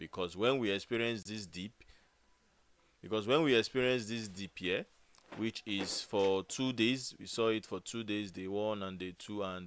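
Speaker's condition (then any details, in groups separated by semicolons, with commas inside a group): No condition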